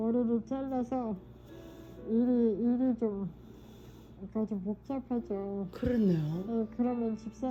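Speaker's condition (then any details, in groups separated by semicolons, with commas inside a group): ALS (Lou Gehrig's disease); wheelchair, hoist transfers; very difficult coughing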